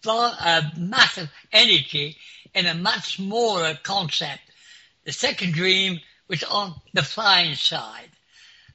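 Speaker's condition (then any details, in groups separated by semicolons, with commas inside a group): Clinically deaf; clinically deaf since school age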